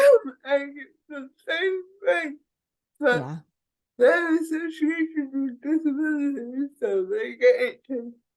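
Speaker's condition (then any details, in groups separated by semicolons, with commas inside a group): Cerebral palsy; speech impediment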